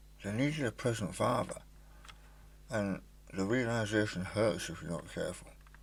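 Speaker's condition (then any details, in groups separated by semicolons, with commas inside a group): Stage 4 tongue cancer, hemiglossectomy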